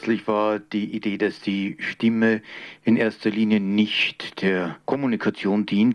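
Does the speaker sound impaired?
No.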